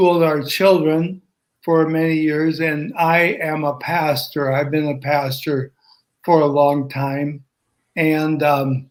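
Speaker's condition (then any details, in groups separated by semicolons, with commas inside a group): ALS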